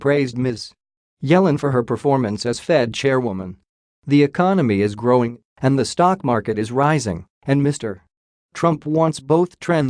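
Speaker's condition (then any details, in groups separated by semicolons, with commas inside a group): No condition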